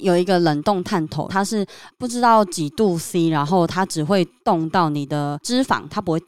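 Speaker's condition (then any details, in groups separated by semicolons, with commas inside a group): Cleft lip and palate, submucous cleft palate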